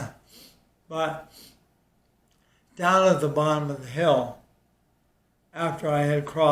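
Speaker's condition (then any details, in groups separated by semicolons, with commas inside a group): ALS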